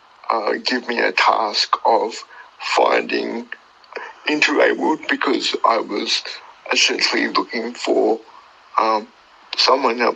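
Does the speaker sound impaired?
Yes: cerebral palsy; from birth, born two months premature, died twice at birth, brain damage.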